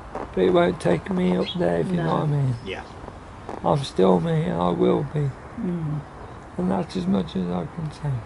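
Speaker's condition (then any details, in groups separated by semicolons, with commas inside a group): Motor neurone disease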